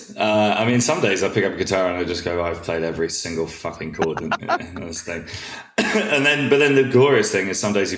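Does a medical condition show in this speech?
No.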